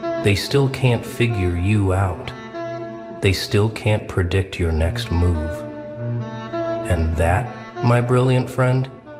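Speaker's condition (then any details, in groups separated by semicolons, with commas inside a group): No condition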